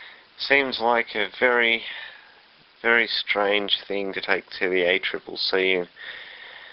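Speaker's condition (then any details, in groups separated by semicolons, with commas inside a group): No condition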